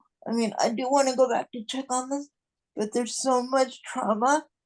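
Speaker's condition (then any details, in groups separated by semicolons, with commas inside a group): Cerebral palsy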